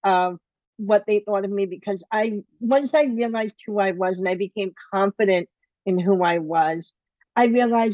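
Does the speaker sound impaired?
Yes: bilateral cleft lip and palate; congenital bilateral cleft lip and palate, over 20 surgeries from two months to late twenties; surgeries ended in late twenties.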